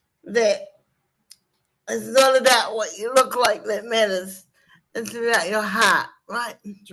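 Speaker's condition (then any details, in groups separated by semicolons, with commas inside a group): Cerebral palsy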